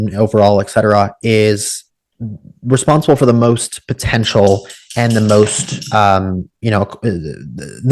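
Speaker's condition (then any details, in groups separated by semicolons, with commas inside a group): No condition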